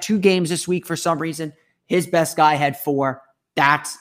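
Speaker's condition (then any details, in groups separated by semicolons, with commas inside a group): No condition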